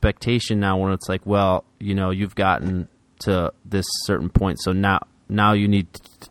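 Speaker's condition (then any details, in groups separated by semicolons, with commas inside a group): Stuttering; works on speaking best, little fear; stutters a lot; repeated words, prolonged sounds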